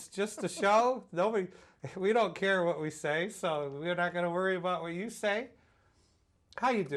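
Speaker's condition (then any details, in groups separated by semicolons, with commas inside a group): No condition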